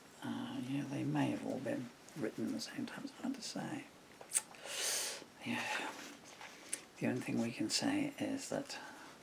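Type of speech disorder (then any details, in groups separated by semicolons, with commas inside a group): Bulbar dysarthria; progressive bulbar palsy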